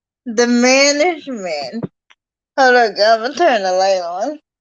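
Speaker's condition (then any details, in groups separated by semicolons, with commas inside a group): Cerebral palsy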